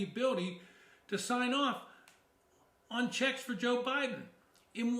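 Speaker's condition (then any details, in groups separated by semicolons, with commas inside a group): No condition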